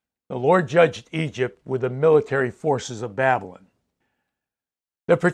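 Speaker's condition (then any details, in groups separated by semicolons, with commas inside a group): No condition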